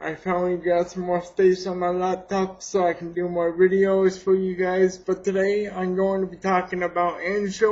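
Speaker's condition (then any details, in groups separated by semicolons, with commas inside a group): Cerebral palsy; has had surgery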